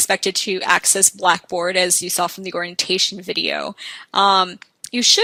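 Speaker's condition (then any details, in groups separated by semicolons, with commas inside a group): No condition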